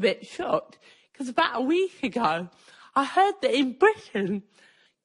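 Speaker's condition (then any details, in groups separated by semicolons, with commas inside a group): Cerebral palsy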